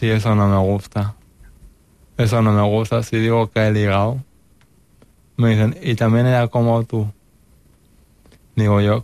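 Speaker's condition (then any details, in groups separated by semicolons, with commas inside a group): Cerebral palsy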